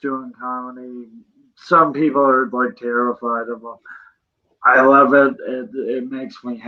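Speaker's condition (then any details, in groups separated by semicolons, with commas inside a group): Cerebral palsy; present from birth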